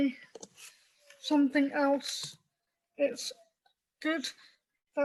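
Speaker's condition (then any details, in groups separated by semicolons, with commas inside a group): Cerebral palsy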